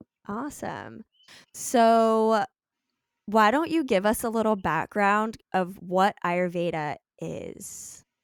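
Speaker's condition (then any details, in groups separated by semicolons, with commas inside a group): No condition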